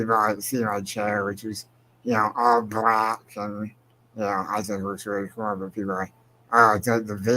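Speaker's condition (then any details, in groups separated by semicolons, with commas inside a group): Spinal muscular atrophy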